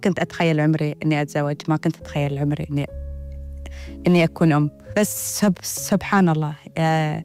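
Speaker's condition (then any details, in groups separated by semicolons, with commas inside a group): Stuttering; hereditary stuttering, ongoing; repeated whole words, e.g. 'that I' said four times; repeated sounds, repeated words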